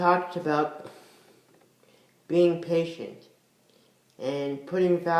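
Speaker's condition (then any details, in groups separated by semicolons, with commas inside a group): Cerebral palsy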